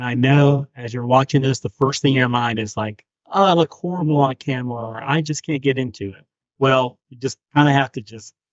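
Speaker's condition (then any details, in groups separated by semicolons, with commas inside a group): No condition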